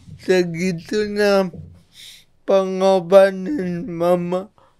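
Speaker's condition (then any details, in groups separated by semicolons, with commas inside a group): Cerebral palsy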